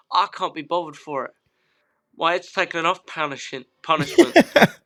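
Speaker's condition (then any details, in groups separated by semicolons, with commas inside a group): No condition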